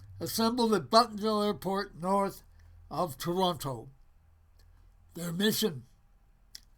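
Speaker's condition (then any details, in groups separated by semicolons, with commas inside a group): Parkinson's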